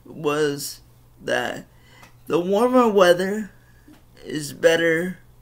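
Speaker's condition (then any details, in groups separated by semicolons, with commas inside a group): Cerebral palsy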